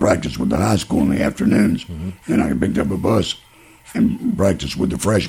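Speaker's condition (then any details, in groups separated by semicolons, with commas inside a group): Laryngeal cancer; all intake through feeding tube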